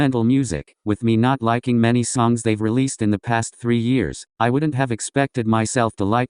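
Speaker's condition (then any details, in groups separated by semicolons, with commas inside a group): No condition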